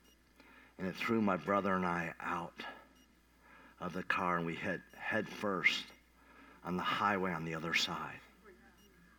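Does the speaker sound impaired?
Yes: cleft palate; revived by nurse.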